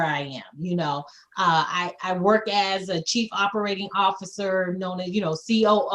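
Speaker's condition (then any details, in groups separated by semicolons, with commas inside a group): No condition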